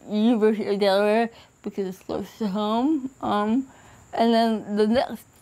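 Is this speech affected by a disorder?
Yes: cerebral palsy; from birth.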